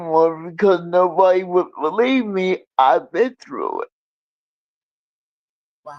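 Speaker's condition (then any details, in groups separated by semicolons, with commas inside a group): Cerebral palsy; from birth, affects walking, unusual gait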